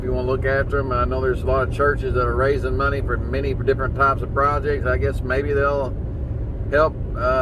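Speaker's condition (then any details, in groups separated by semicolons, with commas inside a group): No condition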